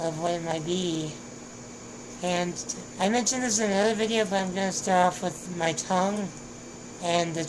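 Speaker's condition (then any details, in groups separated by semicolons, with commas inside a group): Spinal muscular atrophy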